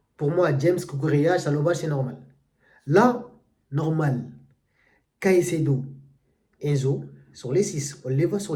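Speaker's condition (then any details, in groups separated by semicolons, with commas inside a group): No condition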